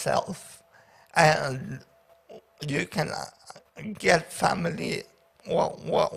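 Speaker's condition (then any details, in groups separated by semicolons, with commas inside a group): Paraplegia with essential tremor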